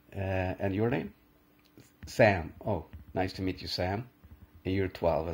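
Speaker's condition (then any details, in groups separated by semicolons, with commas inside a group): No condition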